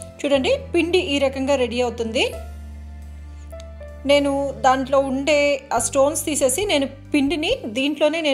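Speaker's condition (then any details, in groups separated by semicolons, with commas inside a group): No condition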